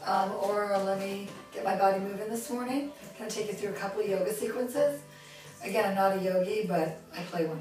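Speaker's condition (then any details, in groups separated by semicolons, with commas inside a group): No condition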